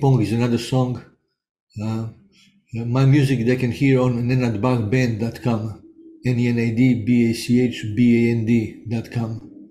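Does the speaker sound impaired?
Yes: Parkinson's disease; onset around age 55 or 56, stopped playing guitar because could not play syncopation.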